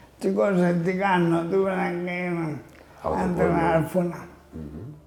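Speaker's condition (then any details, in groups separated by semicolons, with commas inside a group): Amyotrophic lateral sclerosis (ela)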